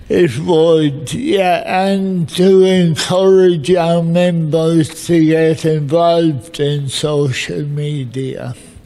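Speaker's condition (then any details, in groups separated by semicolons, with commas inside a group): Cerebral palsy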